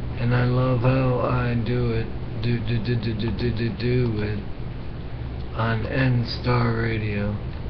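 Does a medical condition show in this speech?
Yes: brain injury.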